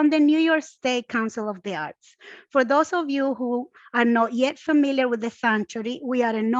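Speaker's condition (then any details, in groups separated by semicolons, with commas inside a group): No condition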